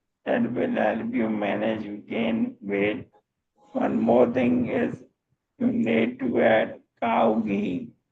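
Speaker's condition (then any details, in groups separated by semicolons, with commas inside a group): Motor neurone disease; voice strong and loud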